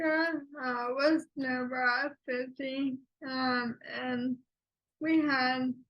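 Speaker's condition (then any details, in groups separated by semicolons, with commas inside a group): ALS; about eight years since diagnosis, rides recumbent trike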